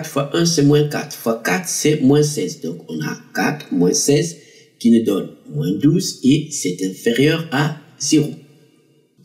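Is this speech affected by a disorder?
No.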